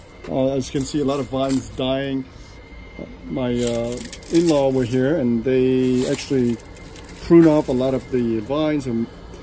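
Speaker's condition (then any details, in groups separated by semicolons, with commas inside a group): No condition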